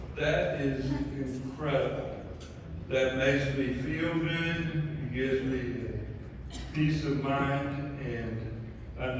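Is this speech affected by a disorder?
Yes: ALS; mainly right side and both legs.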